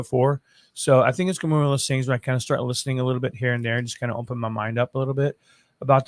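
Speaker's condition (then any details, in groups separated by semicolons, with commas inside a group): No condition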